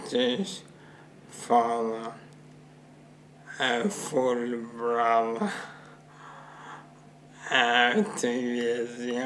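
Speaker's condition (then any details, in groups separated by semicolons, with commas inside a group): Motor neuron disease; bulbar involvement, throat and mouth muscles; about 3 years since diagnosis, bulbar muscles weakening; throat and mouth weakness affecting speech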